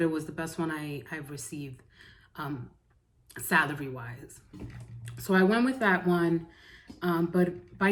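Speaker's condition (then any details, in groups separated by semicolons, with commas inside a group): No condition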